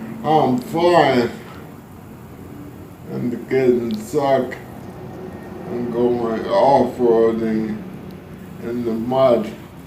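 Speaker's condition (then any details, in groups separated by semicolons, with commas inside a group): ALS; severe violent spasticity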